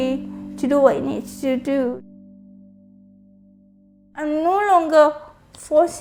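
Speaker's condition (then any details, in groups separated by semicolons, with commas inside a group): Cerebral palsy; years without physical therapy, now somatic movement work, improving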